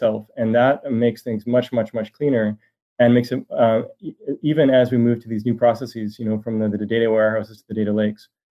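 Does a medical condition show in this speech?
No.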